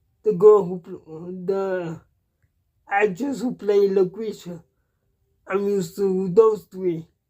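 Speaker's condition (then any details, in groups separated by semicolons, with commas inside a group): Cerebral palsy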